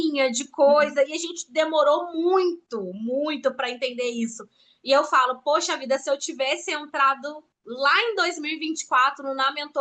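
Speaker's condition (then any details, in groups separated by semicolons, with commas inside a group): No condition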